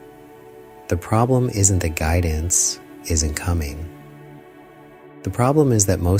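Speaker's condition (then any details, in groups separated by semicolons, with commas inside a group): No condition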